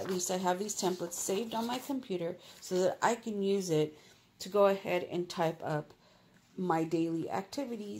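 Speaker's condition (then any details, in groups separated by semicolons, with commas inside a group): No condition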